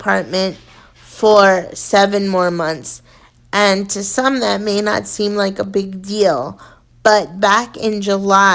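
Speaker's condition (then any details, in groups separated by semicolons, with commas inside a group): Cerebral palsy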